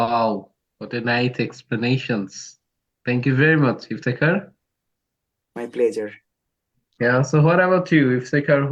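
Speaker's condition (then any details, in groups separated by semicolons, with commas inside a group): No condition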